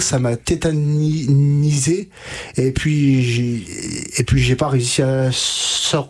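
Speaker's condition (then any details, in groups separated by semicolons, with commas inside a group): Stuttering; onset at 5 to 6 years, no childhood speech therapy, therapy begun at 20, age 33; 27 to 28 years since onset, years of therapy with stuttering specialist Catherine Daubier, Nancy; blocks and repetitions, fluency techniques learned, much worse ages 5 to 20, could not finish sentences; prolonged sounds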